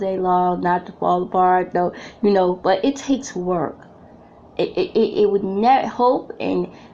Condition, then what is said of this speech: Stuttering. All my life I had a speech impediment.